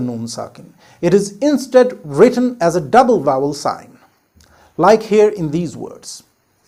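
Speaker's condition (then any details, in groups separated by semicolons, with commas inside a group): No condition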